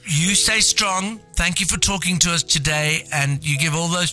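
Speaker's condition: No condition

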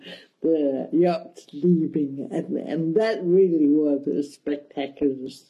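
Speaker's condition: Cerebral palsy, mild; speech mildly affected

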